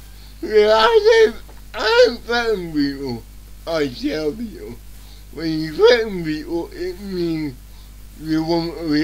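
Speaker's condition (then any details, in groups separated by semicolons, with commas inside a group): Cerebral palsy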